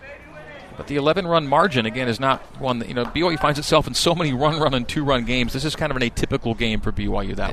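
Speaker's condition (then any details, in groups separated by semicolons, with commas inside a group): No condition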